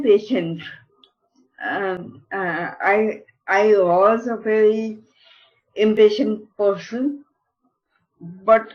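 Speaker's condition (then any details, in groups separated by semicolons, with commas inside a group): Cerebral palsy; spastic left hand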